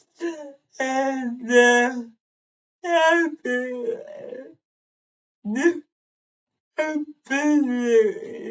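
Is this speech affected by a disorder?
Yes: cerebral palsy.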